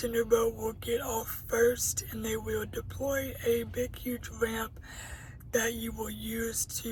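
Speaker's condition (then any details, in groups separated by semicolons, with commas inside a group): Cerebral palsy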